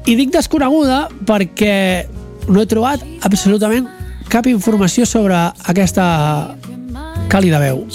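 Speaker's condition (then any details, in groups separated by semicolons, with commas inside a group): No condition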